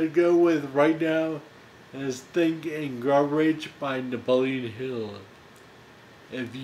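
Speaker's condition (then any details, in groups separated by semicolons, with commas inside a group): Friedreich's ataxia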